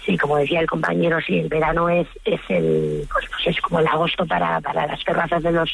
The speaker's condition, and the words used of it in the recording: Vocal nodules. Buenos días, disculpad la voz, parece mentira que cante.